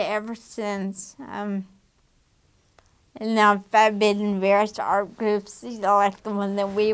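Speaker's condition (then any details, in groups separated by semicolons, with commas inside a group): Damaged diaphragm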